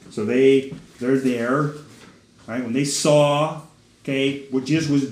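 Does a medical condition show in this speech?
No.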